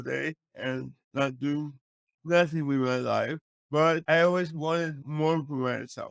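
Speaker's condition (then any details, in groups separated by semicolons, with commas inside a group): Cerebral palsy; speech affected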